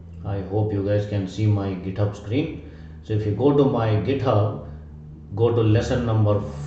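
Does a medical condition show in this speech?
No.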